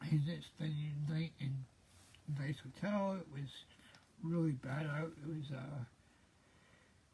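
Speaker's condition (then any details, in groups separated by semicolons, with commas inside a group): Cerebral palsy; present since birth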